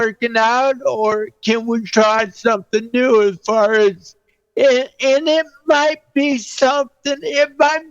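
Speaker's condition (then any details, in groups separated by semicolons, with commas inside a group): Cerebral palsy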